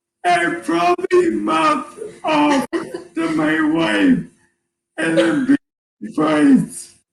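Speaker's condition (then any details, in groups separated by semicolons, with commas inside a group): ALS; voice affected, sometimes hard to understand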